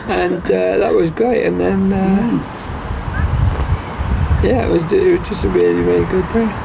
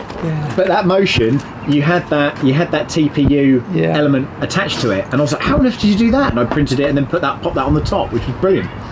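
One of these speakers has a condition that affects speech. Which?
The first: motor neurone disease; wheelchair, one working arm, night ventilation, rapid progression; breathless when talking, shallow breathing, night carbon dioxide build-up.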